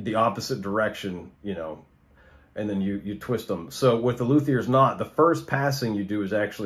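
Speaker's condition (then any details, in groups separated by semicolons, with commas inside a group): No condition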